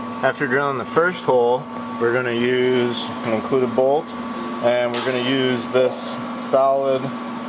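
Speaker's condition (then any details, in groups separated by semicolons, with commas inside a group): No condition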